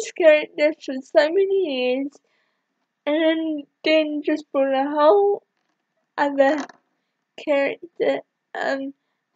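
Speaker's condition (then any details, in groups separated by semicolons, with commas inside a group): Cerebral palsy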